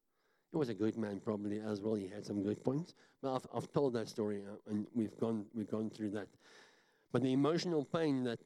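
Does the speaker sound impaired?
Yes: cleft palate; congenital, numerous operations, upper jaw broken and pulled apart, tongue grown into palate, 1990s; talks funny, self-described.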